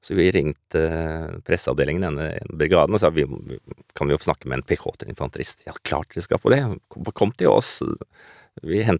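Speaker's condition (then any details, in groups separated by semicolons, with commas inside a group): No condition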